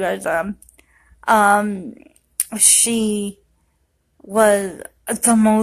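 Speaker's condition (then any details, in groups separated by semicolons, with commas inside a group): Cerebral palsy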